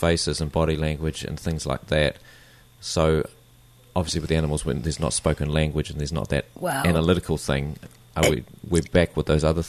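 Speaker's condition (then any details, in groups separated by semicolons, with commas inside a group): No condition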